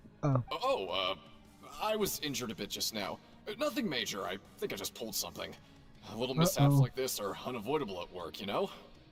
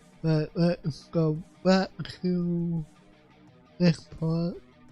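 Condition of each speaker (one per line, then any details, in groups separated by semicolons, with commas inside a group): No condition
Cerebral palsy; affects voice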